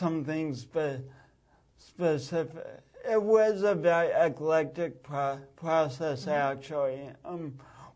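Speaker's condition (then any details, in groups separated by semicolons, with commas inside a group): Speech impediment from birth oxygen loss; oxygen loss at birth from kinked umbilical cord, born a few weeks early, limited fine motor coordination; pronounced speech impediment since birth, distinguished one-of-a-kind unique accent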